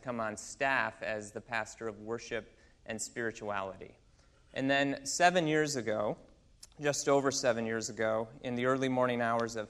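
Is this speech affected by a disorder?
No.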